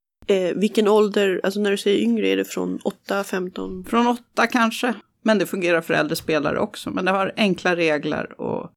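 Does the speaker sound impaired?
No.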